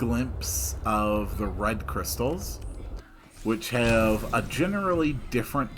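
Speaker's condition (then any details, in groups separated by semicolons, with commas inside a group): No condition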